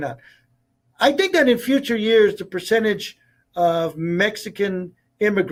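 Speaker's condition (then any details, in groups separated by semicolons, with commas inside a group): No condition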